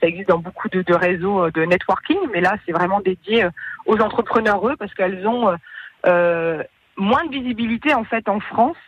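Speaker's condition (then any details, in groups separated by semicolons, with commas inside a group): No condition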